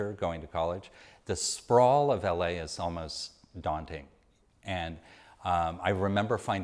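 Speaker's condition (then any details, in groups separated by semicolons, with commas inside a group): No condition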